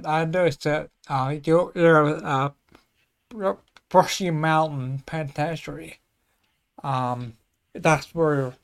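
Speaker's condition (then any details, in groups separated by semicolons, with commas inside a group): Cerebellar ataxia; slurs a bit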